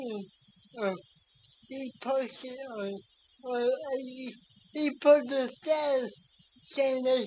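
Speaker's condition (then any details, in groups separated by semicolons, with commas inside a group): Cerebral palsy; speech affected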